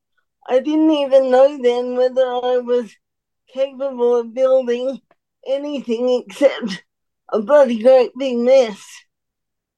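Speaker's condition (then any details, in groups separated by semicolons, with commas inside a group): Cerebral palsy; cerebral palsy greatly affecting hand function and muscle control, uses wheelchair, needs some help stabilizing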